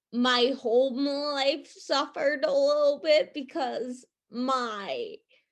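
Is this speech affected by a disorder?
Yes: ataxia neuropathy (polg); POLG mitochondrial ataxia neuropathy, progressive; onset and diagnosis at 14, cannot type; often not understood, repeats or types on phone.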